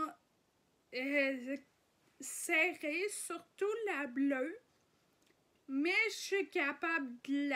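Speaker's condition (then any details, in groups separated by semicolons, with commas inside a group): Ataxia; degenerative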